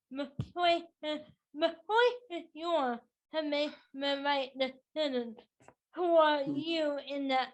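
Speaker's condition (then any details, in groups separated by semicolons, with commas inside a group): Cerebral palsy, spastic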